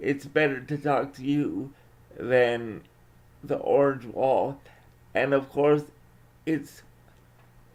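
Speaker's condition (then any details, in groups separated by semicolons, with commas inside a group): Cerebral palsy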